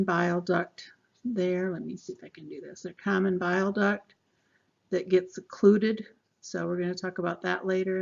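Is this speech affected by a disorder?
No.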